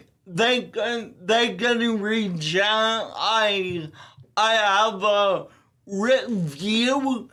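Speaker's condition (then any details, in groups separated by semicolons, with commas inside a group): Ataxia telangiectasia; rare muscular dystrophy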